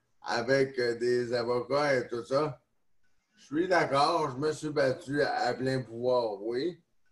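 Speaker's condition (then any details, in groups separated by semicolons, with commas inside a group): Neonatal cerebral palsy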